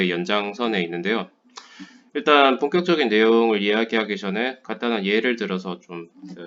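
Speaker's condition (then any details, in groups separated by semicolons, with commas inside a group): No condition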